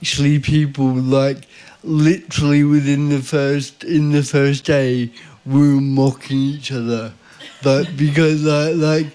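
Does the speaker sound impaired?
Yes: cerebral palsy; visible disability, walks with pelvis leaning and upper body leaning slightly back.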